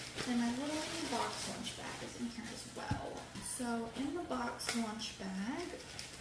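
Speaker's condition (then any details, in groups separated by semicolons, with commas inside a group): No condition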